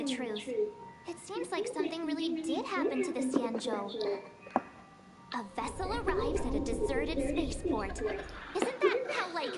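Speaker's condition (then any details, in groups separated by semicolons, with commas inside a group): No condition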